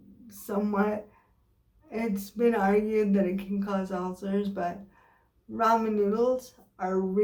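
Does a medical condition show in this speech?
Yes: cerebral palsy.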